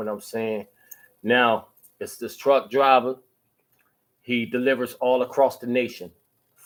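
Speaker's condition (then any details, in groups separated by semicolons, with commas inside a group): No condition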